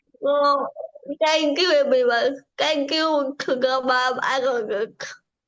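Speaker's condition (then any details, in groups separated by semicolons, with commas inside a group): Cerebral palsy; from birth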